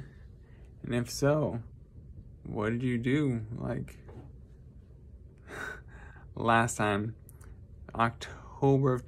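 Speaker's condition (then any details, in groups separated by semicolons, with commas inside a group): Traumatic brain injury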